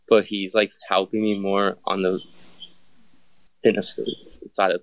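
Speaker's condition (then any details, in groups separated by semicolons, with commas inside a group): Stutter; stutter since childhood, always a problem growing up; still stutters, gives interviews regularly; prolonged sounds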